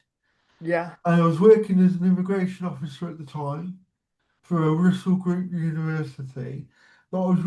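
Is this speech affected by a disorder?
Yes: cerebral palsy.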